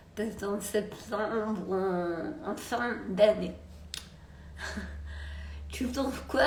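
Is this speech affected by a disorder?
Yes: multiple sclerosis.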